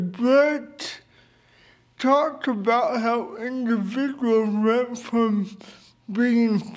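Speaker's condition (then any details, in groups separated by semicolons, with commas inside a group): Cerebral palsy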